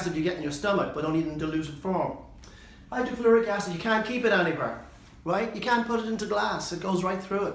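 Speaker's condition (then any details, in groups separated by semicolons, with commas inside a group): No condition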